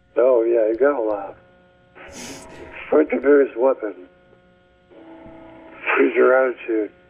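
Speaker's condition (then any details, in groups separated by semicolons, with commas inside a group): ALS; speech getting worse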